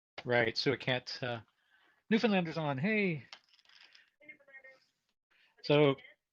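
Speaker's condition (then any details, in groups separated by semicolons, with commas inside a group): No condition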